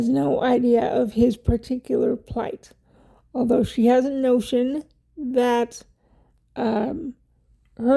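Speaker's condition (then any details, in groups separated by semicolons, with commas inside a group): Cerebral palsy; wheelchair user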